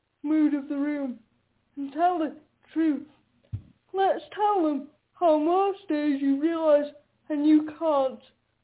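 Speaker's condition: Quadriplegic cerebral palsy; uses a wheelchair, left hand largely useless, concentration issues

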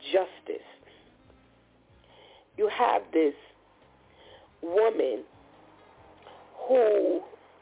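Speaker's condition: No condition

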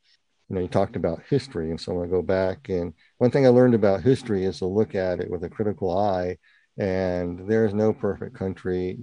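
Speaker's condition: Partial cleft palate; congenital

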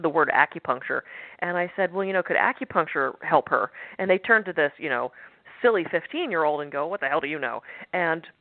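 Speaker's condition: No condition

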